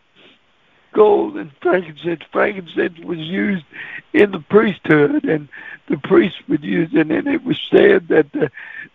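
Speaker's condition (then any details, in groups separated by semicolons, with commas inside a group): Cerebral palsy; can't talk plain when nervous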